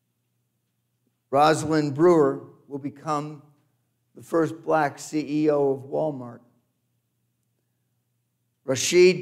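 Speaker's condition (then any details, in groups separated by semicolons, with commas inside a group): No condition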